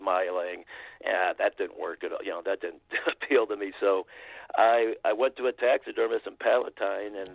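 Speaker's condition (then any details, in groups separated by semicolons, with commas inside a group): No condition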